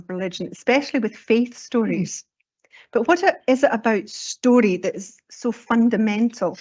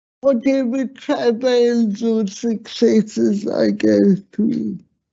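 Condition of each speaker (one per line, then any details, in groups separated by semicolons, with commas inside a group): No condition
Slurred speech; cerebral palsy from birth malpractice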